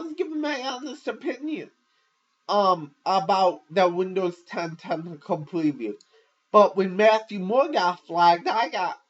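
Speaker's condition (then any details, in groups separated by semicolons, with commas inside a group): Cerebral palsy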